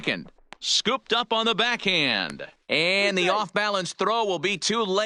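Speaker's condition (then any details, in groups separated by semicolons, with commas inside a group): No condition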